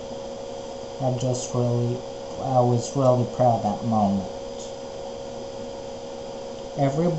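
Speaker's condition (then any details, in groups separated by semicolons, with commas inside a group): Spinocerebellar ataxia; cerebellar degeneration, affects balance and voice; present since childhood, now 20 years old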